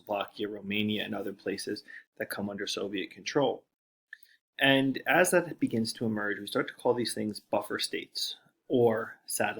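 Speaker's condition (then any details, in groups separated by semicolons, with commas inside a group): No condition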